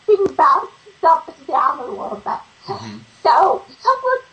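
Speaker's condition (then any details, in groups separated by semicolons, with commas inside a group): Ataxia; ataxia after brainstem malformation bled, brain hemorrhage and surgery, onset age 36 with facial tingling, numbness; lost speech and swallowing after hemorrhage, relearned both through speech therapy, memory and cognition intact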